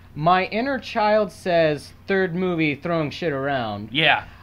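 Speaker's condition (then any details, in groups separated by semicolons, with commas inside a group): No condition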